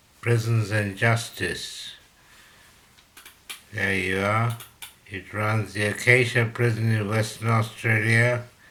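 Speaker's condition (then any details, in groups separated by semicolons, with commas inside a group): Slurred speech from poisoning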